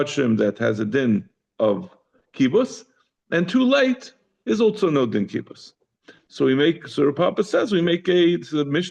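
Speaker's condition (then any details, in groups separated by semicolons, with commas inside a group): No condition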